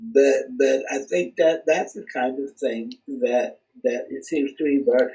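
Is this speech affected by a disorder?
Yes: cerebral palsy; speech not affected.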